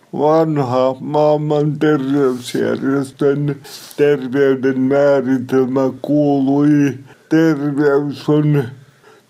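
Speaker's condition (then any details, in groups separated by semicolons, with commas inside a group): Cerebral palsy; somewhat unclear, self-described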